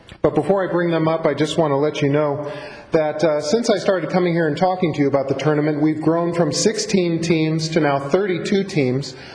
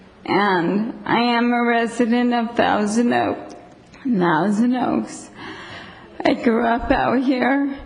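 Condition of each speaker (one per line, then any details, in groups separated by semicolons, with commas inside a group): No condition
ALS; diagnosed about six weeks ago; speech audibly affected, swallowing and breathing issues, worsening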